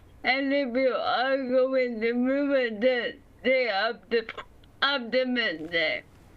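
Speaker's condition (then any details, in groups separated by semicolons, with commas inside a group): ALS; limb onset, right foot first; slower speech, voice banking done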